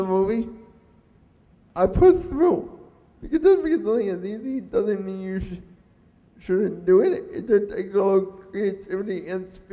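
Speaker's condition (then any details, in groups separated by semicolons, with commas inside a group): Cerebral palsy; mixed quadriplegic type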